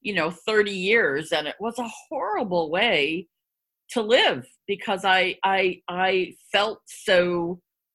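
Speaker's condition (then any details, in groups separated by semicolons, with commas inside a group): Stuttering; stuttering for at least 30 years, hid it about 30 years; openly stutters; fast talker; repeated words, blocks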